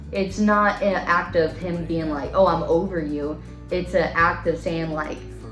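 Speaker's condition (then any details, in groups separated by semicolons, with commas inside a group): No condition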